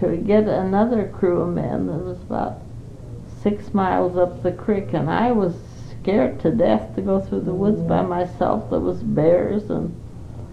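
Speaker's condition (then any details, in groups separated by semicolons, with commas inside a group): Parkinson's disease; not very able to do much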